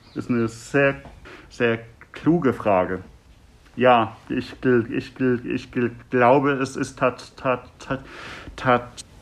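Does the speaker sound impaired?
Yes: stuttering; developmental, lifelong, possibly inherited, father stuttered, brother fluent, logopedic speech therapy, constant since second grade; severe stuttering, poor simultaneous coordination of breath, tongue, lips and speech; choppy, repetitions, blocks, none when singing, milder talking to pet, throat sometimes hurts; here repeated sounds, repeated words.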